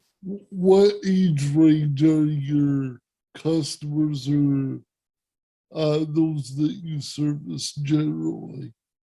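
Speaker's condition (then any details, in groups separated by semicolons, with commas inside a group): Cerebral palsy; present from birth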